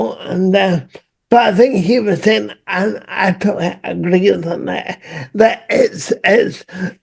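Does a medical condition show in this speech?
Yes: cerebral palsy; walking always difficult.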